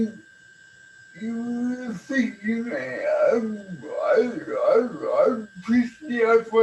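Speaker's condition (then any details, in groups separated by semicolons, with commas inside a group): Cerebral palsy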